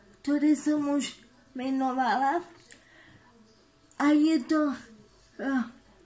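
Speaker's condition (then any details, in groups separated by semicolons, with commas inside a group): Cerebral palsy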